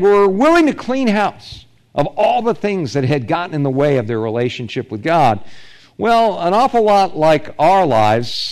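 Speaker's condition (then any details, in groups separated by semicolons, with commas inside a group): No condition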